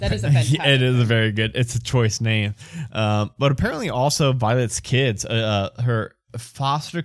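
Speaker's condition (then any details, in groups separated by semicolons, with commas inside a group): No condition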